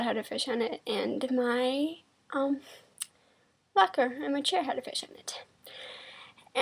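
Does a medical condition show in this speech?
Yes: cerebral palsy.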